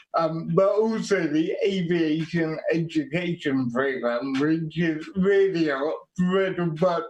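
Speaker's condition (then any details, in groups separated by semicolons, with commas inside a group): Quadriplegic cerebral palsy; quadriplegic form, birth injury; diagnosed age 2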